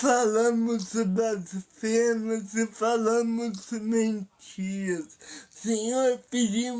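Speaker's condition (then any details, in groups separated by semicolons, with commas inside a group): Paralysis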